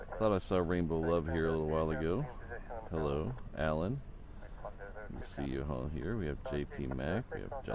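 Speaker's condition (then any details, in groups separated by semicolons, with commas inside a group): No condition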